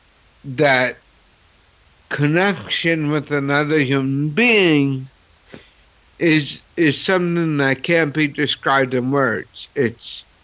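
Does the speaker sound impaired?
Yes: cerebral palsy; cerebral palsy known since childhood; others sometimes ask why speech sounds funny or different, host hears New York accent, no typical CP voice.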